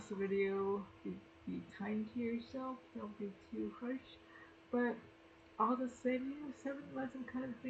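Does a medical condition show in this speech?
Yes: cerebral palsy.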